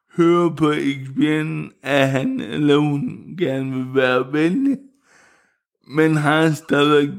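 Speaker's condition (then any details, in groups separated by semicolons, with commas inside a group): Cerebral palsy; wheelchair user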